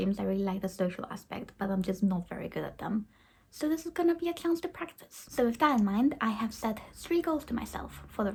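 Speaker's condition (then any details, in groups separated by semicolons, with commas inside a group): No condition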